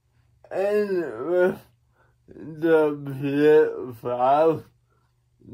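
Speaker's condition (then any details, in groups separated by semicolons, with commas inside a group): Cerebral palsy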